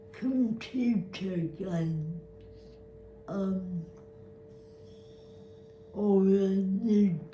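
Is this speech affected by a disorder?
Yes: cerebral palsy; spastic.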